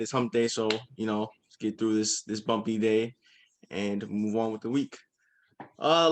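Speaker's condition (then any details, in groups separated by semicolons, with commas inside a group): No condition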